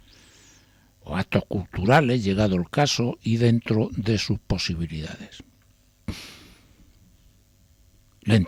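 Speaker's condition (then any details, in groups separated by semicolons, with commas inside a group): No condition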